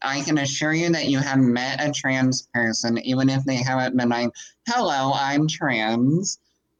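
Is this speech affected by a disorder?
Yes: cleft palate; congenital cleft palate, present from birth; voice pretty nasal, altered vocal tonality, sometimes monotone quality, lowering pitch does not help.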